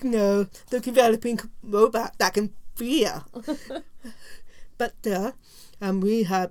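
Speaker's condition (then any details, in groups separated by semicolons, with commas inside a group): Profound deafness; profound deafness left ear, total deafness right ear, diagnosed at age 3, no cochlear implant; wears hearing aid which helps, relies on lip-reading to understand, sits in front row; learned to speak and lip-read in oral pre-preschool, mainstreamed, little ASL now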